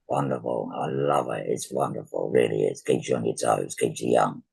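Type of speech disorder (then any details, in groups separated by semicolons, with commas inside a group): Speech with a voice prosthesis; laryngectomy for laryngeal cancer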